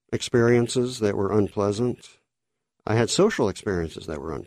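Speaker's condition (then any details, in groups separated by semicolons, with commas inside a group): Cleft lip and palate; several unpleasant surgeries in childhood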